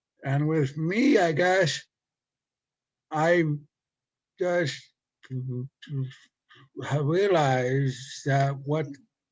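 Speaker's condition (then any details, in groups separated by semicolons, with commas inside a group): Stutter from brain injury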